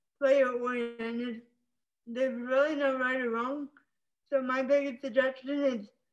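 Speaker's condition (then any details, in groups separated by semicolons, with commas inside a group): Spastic cerebral palsy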